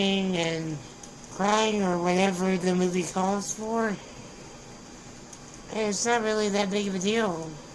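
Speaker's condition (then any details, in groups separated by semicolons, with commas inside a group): Spinal muscular atrophy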